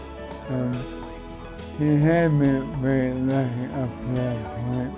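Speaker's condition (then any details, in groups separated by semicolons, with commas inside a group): ALS (Lou Gehrig's disease); throwing arm useless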